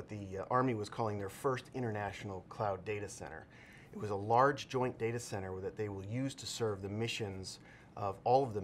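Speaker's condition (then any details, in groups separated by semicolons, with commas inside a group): No condition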